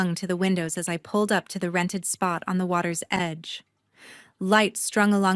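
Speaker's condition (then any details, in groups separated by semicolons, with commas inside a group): No condition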